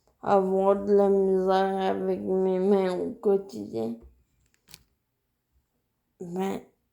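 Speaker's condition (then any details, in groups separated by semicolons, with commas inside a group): Cerebral palsy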